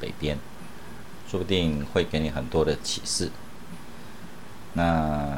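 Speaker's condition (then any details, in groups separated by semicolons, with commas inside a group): No condition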